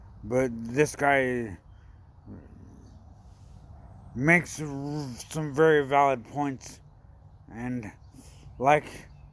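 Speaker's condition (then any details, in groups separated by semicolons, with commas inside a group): Brain injury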